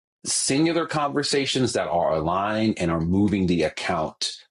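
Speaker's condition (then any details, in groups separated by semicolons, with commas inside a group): No condition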